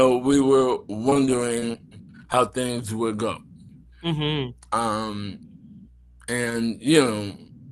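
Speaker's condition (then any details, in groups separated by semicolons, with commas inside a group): ALS; bulbar onset, speech and throat muscles; throat muscles affected, speech slowed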